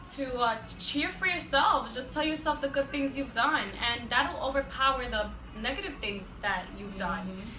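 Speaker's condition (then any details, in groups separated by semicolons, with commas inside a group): No condition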